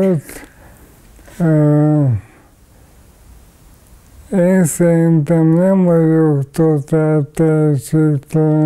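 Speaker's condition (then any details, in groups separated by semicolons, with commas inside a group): ALS; weakened after viral infection, leg discomfort, barely able to lift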